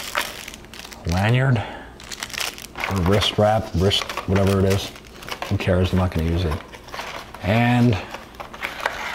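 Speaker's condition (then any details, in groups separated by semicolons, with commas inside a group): No condition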